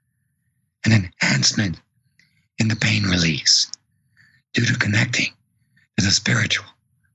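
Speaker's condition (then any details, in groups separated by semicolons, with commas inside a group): Vocal cord paralysis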